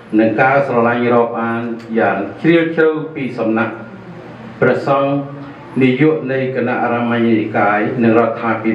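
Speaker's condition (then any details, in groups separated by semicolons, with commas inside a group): No condition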